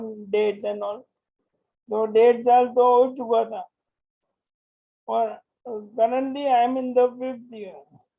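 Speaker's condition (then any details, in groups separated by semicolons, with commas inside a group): Motor neuron disease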